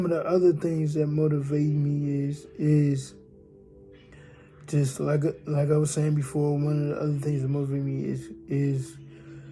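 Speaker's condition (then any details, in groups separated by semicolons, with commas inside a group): Cerebral palsy; from birth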